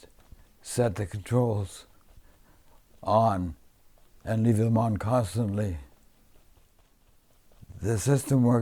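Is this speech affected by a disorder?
Yes: Parkinson's disease; reduced voice volume and articulation.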